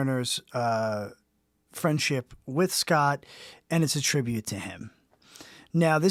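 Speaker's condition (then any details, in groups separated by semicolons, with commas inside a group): No condition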